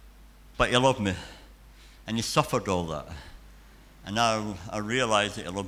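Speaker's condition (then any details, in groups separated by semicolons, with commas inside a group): Cleft palate and cleft lip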